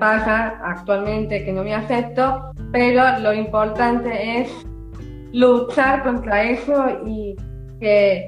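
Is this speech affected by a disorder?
Yes: Down syndrome; from birth.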